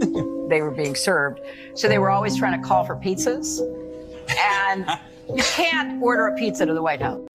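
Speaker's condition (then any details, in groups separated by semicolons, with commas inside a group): No condition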